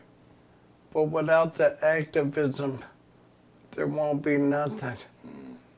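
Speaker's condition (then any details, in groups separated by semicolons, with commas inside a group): ALS; progressive terminal illness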